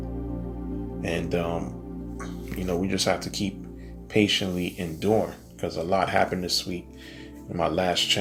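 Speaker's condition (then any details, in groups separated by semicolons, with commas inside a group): No condition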